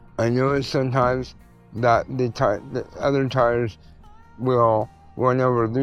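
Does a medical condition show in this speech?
Yes: cerebral palsy; tends to mess up words.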